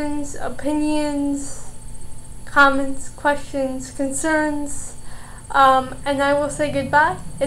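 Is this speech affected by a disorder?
Yes: cerebral palsy, mild.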